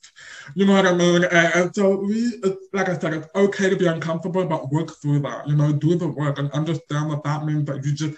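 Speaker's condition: Deaf or hard of hearing; looks around to make sure of hearing everything

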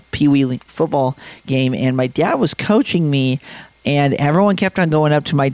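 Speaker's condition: No condition

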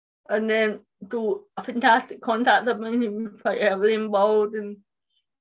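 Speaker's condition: Cerebral palsy; accident injuries four years ago, painful leg, struggles walking, on medication, no longer breathless

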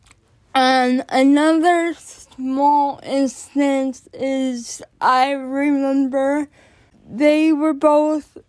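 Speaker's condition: Cerebral palsy; born addicted

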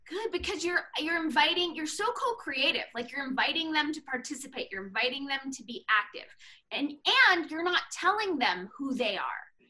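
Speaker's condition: No condition

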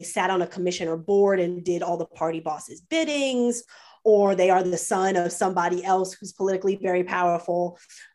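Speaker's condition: No condition

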